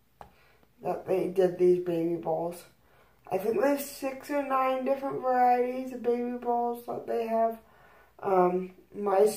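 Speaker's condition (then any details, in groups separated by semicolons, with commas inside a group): Cerebral palsy; both hands affected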